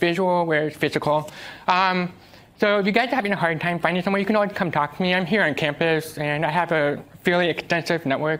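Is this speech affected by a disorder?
Yes: deafness; uses American Sign Language.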